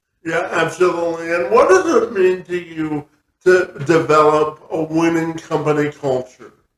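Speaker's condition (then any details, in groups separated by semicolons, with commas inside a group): Cerebral palsy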